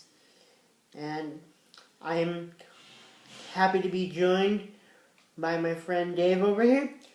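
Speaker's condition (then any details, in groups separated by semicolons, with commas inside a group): Cerebral palsy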